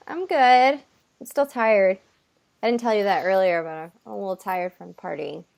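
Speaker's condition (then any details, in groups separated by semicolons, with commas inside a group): No condition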